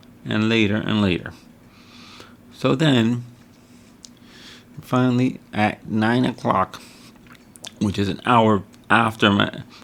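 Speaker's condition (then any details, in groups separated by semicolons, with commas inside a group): Cerebral palsy; wheelchair user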